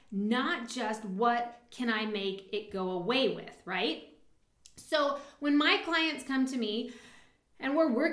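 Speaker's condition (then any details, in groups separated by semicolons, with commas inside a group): No condition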